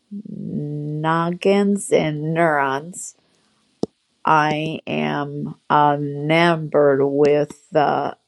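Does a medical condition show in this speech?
Yes: aphasia after stroke.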